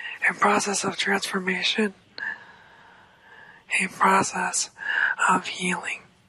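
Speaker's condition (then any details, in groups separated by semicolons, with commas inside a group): ALS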